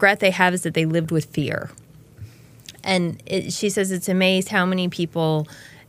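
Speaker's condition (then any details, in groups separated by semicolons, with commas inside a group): No condition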